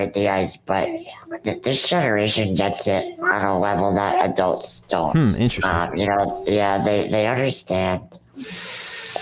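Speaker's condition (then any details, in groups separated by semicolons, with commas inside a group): Rare muscular dystrophy; Ullrich congenital muscular dystrophy, very rare form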